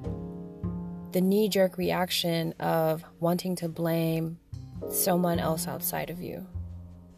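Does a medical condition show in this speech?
No.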